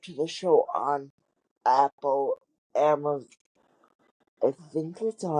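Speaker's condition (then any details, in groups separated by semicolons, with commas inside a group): Cerebral palsy; wheelchair user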